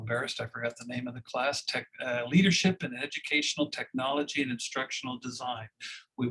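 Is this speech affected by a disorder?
No.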